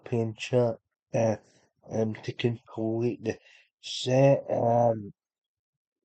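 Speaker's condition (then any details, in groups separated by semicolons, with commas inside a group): Cerebral palsy; unable to walk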